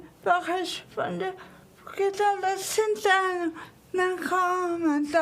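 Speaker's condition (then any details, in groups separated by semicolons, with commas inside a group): Cerebral palsy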